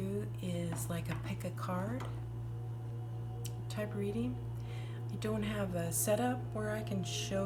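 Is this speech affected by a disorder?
No.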